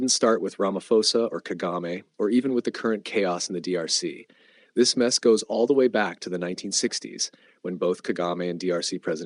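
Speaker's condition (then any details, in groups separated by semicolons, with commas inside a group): No condition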